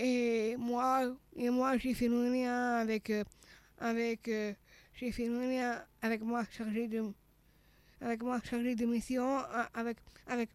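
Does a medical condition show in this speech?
Yes: Down syndrome (trisomy 21); congenital heart malformation.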